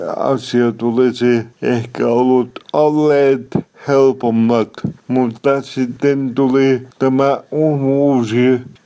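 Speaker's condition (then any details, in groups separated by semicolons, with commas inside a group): Cerebral palsy; somewhat unclear, self-described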